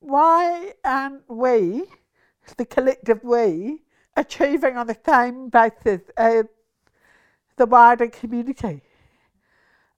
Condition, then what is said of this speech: Deafness. Therefore, I did learn to speak well.